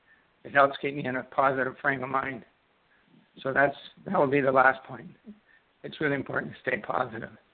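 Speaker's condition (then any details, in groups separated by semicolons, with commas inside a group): Parkinson's disease; diagnosed 4 years later by Ontario neurologist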